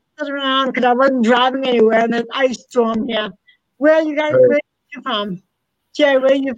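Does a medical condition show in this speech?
Yes: hard of hearing, cochlear implant; does very well with implant.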